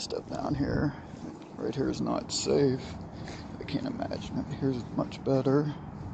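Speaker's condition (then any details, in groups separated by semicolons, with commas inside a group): No condition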